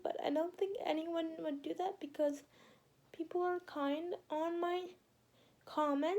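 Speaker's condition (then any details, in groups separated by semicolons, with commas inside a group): Quadriplegic cerebral palsy; spastic quadriplegic type, hip surgery, one leg angled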